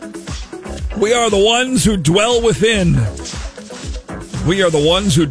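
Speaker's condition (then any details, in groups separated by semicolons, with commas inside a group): No condition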